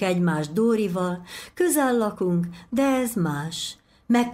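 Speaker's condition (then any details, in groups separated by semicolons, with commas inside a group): No condition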